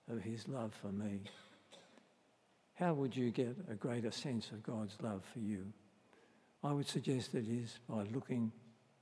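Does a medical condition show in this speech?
Yes: Parkinson's disease; varying.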